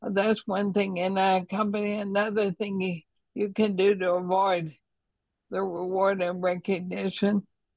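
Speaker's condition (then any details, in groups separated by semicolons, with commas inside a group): ALS; needs a breath or two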